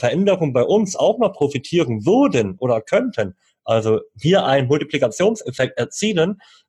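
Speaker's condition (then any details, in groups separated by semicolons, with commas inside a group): Cleft lip and palate, cleft lip, jaw and palate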